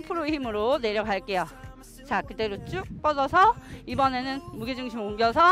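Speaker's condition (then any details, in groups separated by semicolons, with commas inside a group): No condition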